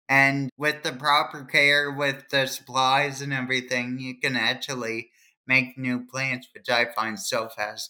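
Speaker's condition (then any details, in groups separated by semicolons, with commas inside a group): Cerebral palsy; from birth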